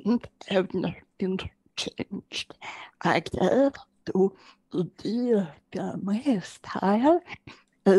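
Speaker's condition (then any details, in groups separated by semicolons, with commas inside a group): Generalized dystonia; generalized, leg weakness; worsens with anxiety, worse at recording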